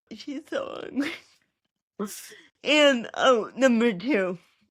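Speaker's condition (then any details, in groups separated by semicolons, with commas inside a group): Cerebral palsy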